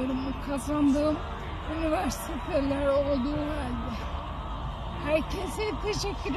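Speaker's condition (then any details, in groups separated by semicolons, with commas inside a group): Friedreich's ataxia; needs helper to bathe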